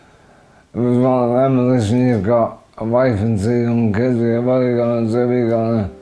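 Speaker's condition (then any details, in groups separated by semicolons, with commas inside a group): Motor neurone disease; upper body onset: arms, shoulders, chest, then throat; about 4 years since diagnosis, some leg weakness; slurred speech, weak throat muscles, breathless easily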